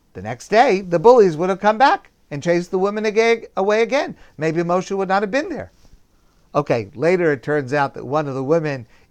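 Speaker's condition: No condition

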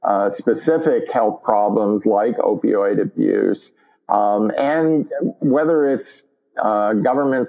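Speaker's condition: No condition

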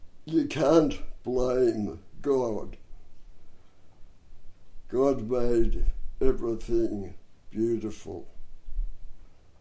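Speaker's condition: Dystonia and cerebral palsy; hard-to-diagnose

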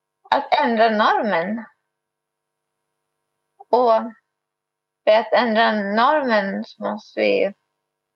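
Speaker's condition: Cerebral palsy, spastic

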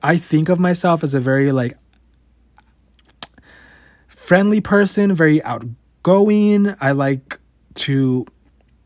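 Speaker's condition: Stutter; noticed around age 5 or 6, worse as teenager, returned full force after stressful move to Arizona; still stutters at 28, noticeable in this podcast, usually cuts stutter from videos; sometimes barely gets out a syllable, swears between words to ease them out, burps talking fast; blocks

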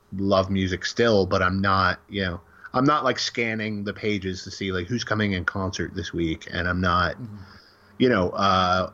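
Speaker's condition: No condition

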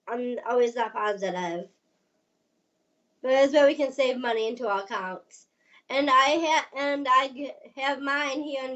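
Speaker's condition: Down syndrome

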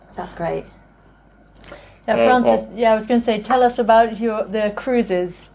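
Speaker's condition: No condition

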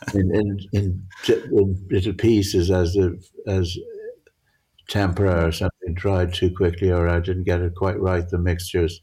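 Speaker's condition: Parkinson's; altered visual perception

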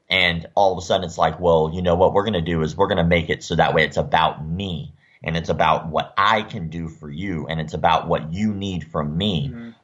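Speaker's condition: Cleft lip and palate; facial scars from surgeries

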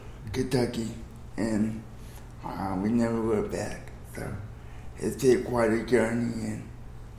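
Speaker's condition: Cerebral palsy

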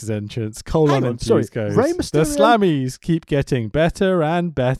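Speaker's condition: No condition

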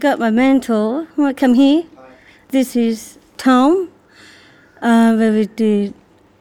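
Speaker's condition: Down syndrome; learning difficulty; age 38

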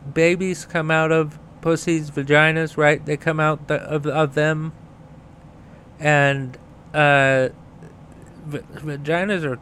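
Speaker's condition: Stutter; childhood stutter, pronunciation practice with grandma from about six, speech therapy, then stuttered every sixth sentence; needs a second to get words out; repeated sounds

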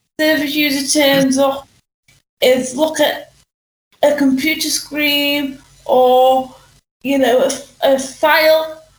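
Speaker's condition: Cerebral palsy; walk or sit independently

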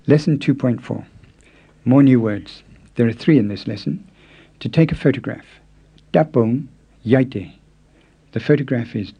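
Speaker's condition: No condition

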